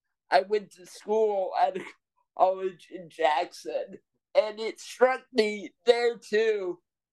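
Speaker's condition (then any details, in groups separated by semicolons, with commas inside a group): Cerebral palsy; power wheelchair since age five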